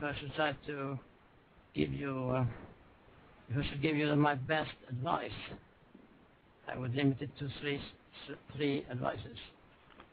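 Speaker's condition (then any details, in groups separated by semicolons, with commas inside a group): Parkinson's disease; Parkinson's 21 years, levodopa, anti-reaction medicine from year 15 halved intake, Lars-Erik Unestål mental training; about 1,100 mg daily, self-adjusted, down ~10% over 6 years, tremor early in interview, breathing calms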